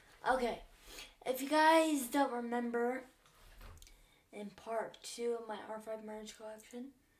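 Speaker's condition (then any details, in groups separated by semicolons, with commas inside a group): Cerebral palsy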